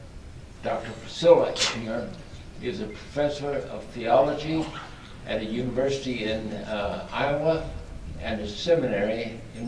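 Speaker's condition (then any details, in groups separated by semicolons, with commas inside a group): ALS; extremely weak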